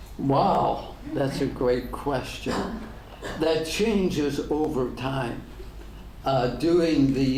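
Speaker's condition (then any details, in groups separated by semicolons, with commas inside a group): ALS; degenerative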